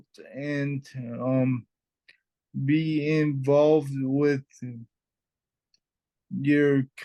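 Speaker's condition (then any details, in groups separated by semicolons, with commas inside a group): Traumatic brain injury; brain surgery; in recovery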